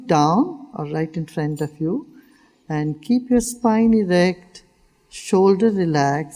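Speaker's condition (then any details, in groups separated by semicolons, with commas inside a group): No condition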